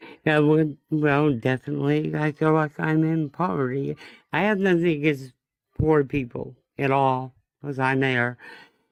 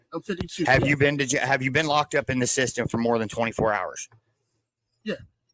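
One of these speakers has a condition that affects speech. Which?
The first: Parkinson's disease; four brain surgeries; after 4 brain surgeries; speech less clear, from surgeries and condition.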